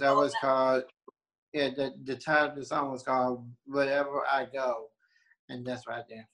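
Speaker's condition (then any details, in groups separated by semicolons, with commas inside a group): Down syndrome; born with Down syndrome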